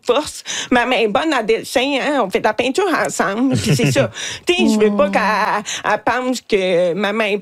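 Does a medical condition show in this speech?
Yes: hearing loss with cochlear implant; hard of hearing, removed at night, hears nothing without implant, familial deafness; own singing described as not very nice.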